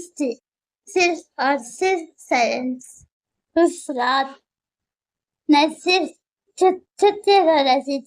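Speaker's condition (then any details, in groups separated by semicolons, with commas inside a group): Muscular dystrophy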